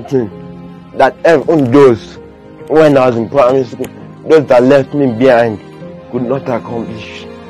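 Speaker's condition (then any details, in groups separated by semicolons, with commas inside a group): Cerebral palsy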